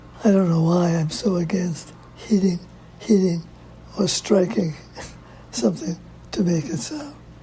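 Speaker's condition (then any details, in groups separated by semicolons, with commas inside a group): Parkinson's disease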